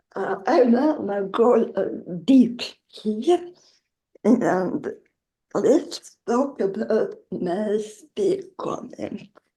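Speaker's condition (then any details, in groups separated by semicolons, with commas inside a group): Generalized dystonia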